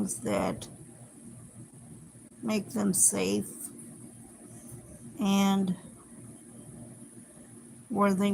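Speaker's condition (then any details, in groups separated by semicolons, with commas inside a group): Cerebral palsy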